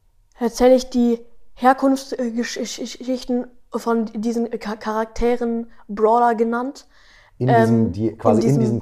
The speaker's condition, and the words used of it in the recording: Stuttering. Und, äh, ja, ja, obwohl ich, äh, wenn ich langsamer sprechen würde, besser sprechen ähm, würde.